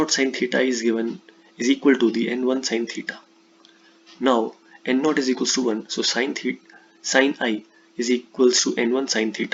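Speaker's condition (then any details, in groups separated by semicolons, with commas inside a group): No condition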